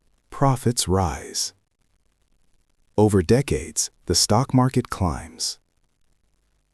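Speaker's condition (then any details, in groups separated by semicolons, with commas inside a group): No condition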